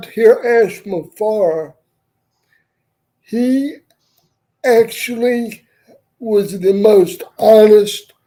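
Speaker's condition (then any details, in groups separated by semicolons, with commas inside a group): Cerebral palsy; uses wheelchair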